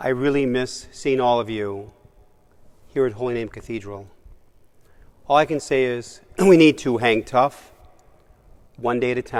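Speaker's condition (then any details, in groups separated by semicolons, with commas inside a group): No condition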